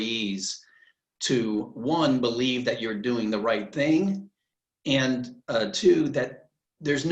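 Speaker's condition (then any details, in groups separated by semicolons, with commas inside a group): No condition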